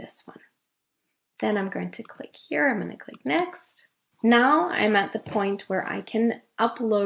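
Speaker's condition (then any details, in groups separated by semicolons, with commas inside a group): No condition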